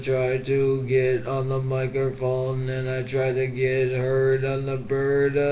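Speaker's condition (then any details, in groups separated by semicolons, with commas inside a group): Brain injury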